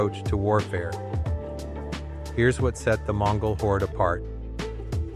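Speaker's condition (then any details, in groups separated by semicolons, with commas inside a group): No condition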